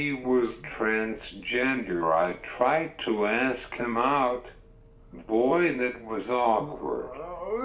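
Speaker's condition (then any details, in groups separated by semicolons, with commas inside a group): Cerebral palsy; uses wheelchair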